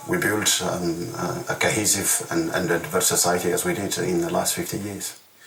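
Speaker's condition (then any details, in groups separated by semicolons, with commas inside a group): No condition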